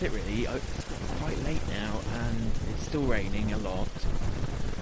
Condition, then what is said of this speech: None; typical speech.